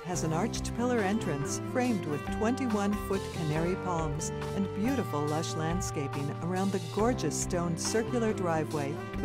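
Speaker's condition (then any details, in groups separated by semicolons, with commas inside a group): No condition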